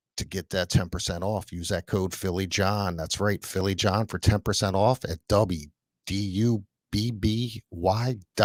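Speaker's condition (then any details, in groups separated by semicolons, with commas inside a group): No condition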